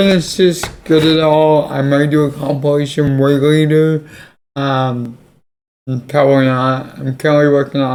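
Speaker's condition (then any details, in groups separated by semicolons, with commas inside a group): Cerebral palsy; affects legs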